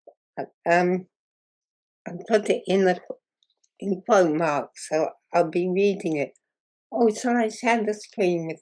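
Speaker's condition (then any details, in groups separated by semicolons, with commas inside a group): Muscular dystrophy; progressive muscle wasting; diagnosed about age 6, gradual strength loss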